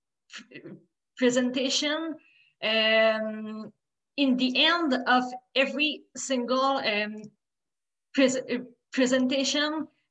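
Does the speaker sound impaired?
Yes: stuttering, blocks; stuttering since childhood, persisting into adulthood, stuttered more during first COVID lockdown while talking less; stutters during this podcast; mostly blocks rather than repetitions, poorly coordinated speech movements, talking physically exhausting, hard to do other tasks while talking; here repeated sounds, prolonged sounds.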